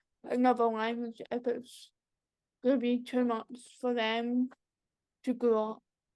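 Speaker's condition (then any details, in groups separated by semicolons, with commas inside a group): Cerebral palsy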